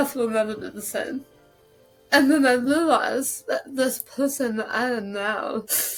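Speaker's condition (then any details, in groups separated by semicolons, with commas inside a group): Tongue cancer with glossectomy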